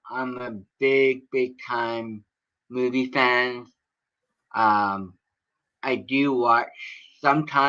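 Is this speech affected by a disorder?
Yes: cerebral palsy.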